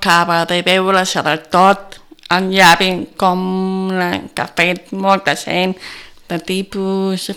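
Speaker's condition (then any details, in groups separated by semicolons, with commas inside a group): Deafness from birth, congenital; others' face masks block lip reading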